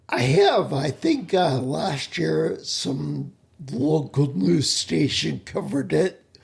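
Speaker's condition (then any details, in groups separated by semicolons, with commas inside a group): Spinocerebellar ataxia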